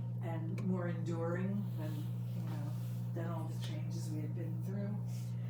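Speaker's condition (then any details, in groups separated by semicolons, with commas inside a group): No condition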